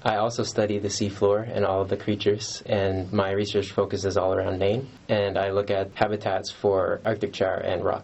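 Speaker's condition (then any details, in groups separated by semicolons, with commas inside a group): No condition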